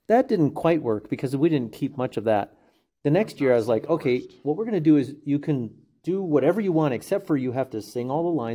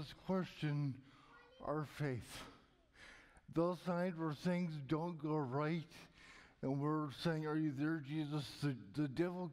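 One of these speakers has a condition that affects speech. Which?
The second: cerebral palsy; may be hard to understand.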